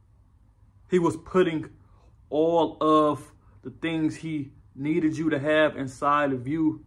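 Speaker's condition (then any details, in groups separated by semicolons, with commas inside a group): No condition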